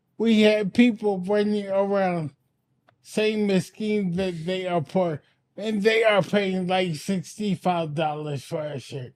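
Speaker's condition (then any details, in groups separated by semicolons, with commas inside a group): Anoxic brain injury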